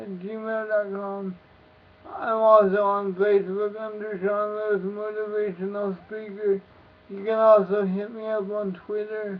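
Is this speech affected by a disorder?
Yes: cerebral palsy.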